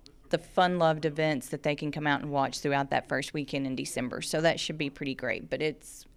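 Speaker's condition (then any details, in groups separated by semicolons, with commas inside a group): No condition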